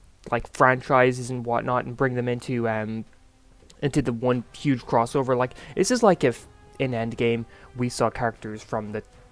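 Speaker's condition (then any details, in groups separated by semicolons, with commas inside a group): No condition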